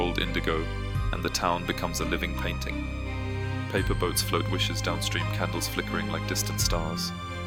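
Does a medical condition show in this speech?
No.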